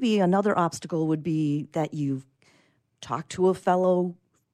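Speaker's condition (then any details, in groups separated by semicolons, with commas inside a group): No condition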